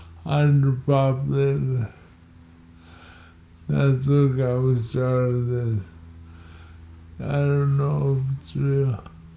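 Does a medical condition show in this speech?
Yes: multiple sclerosis.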